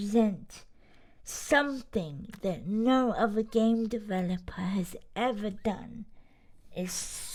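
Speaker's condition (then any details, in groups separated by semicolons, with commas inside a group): Cerebral palsy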